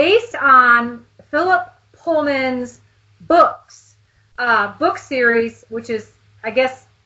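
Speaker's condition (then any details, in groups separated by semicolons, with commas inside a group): No condition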